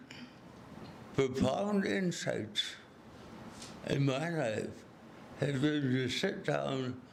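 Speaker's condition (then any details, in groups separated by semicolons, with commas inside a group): Cerebral palsy; speaks slowly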